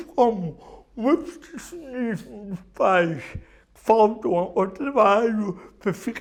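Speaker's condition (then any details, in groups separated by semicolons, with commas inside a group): Cerebral palsy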